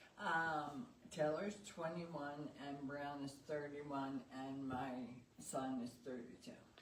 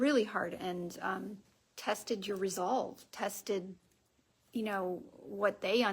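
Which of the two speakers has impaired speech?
The first: ALS; sporadic, earlier cervical surgery replacing three discs; slow progressor, walks, moves arms, hand weakness; cannot speak or breathe lying flat, still able to speak.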